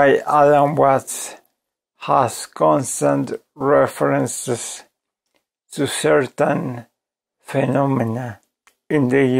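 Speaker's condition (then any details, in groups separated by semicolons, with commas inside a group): ALS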